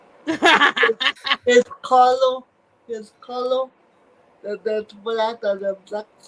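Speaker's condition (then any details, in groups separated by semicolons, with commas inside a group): Cerebral palsy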